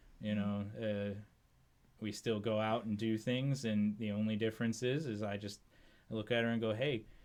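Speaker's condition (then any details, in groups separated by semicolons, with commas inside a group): No condition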